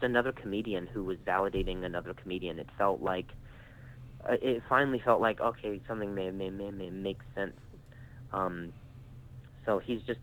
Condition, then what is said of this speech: Stuttering. You know, it's my stigma in my own head is always finding the appropriate time to say to the audience, hey, you know, I stutter,